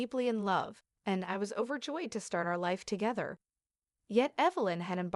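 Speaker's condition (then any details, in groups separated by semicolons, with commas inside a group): No condition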